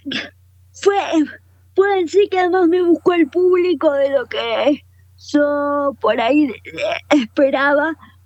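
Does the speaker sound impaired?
Yes: cerebral palsy, quadriparesis; speech affected along with mobility, confirmed by speaker.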